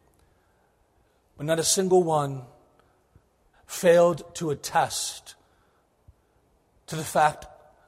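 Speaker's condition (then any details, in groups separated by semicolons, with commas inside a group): No condition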